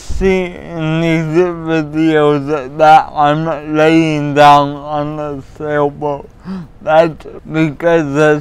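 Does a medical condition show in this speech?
Yes: cerebral palsy; uses adaptive equipment; voice often not understood.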